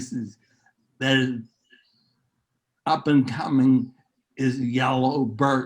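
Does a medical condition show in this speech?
Yes: neurological disease.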